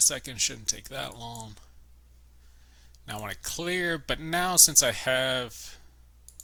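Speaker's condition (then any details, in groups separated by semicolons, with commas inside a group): No condition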